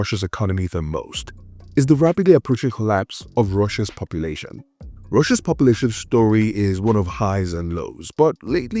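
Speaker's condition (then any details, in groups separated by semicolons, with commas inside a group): No condition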